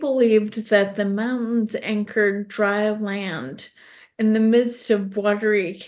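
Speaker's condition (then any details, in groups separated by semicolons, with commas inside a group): ALS; progressive neurological disease, tongue fasciculations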